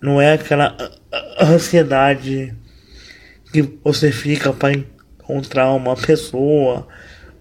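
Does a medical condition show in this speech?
Yes: cerebral palsy, mild; wheelchair user.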